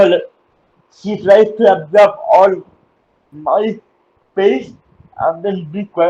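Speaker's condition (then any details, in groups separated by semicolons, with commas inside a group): Cerebral palsy; uses wheelchair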